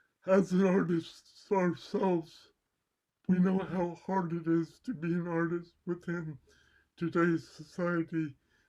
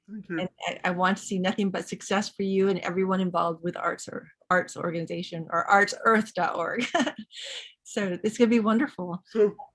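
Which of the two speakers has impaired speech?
The first: cerebral palsy; from birth, mild left side, lack of oxygen at birth; relatively mild; vocal and speech impairments, voice not normal.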